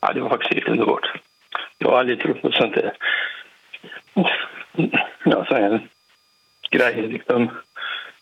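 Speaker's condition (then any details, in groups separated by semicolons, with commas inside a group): Parkinson's; on Parkinson medication, 40-50 tablets, operation planned involving tube down throat; about two months after intensive care stay, half a day on oxygen mask, struggled breathing; difficulty speaking at times, trouble getting voice out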